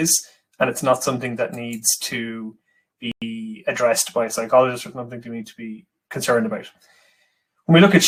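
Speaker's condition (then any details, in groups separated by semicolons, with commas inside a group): No condition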